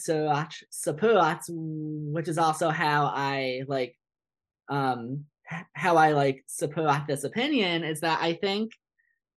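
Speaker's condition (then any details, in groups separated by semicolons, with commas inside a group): Stuttering; onset very early in childhood, speech therapy since childhood, including with an SLP who stutters; occasional word and phrase repetitions, restarts; repeated sounds, prolonged sounds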